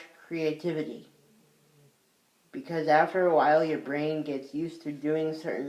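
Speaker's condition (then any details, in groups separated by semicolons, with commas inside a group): Cerebral palsy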